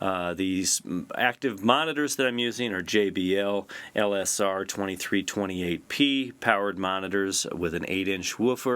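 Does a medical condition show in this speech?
No.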